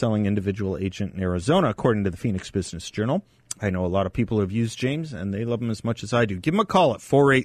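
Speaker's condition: No condition

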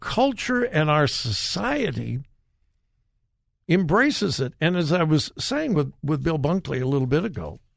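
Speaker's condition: No condition

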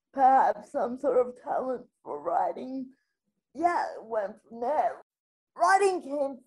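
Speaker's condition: Spastic quadriplegic cerebral palsy

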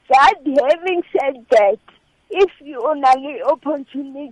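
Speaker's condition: Cerebral palsy; since childhood

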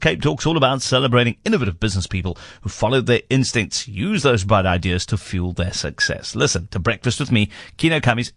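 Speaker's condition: No condition

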